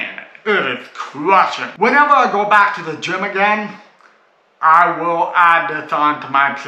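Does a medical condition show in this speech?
Yes: cerebral palsy.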